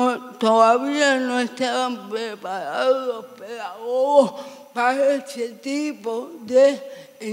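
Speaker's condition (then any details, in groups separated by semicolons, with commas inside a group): Severe cerebral palsy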